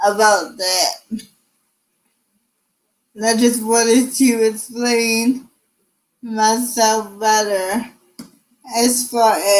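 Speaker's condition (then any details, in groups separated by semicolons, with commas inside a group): Cerebral palsy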